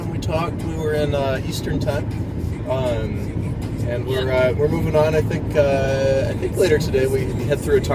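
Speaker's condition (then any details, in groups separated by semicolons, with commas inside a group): No condition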